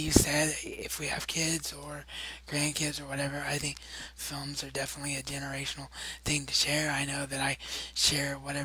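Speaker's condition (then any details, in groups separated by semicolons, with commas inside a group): Cerebral palsy; wheelchair bound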